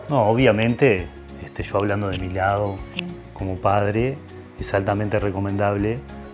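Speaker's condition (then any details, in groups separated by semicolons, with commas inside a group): No condition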